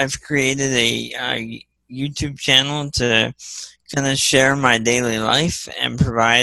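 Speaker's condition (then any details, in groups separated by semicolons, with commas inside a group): Cerebral palsy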